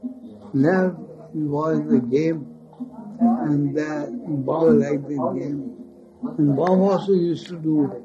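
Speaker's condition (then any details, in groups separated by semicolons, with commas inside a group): Speech loss after head injury; head injury from car accident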